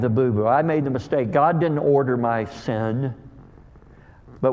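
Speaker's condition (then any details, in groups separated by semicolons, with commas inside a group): Cleft lip and palate; called hair lip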